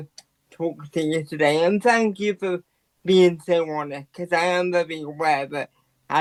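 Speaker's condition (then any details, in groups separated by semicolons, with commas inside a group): Quadriplegic cerebral palsy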